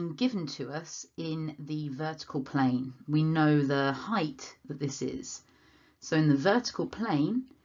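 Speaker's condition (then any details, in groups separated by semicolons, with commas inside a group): No condition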